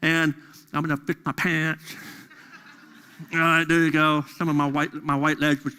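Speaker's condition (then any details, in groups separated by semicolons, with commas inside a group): Deafness; deaf during school years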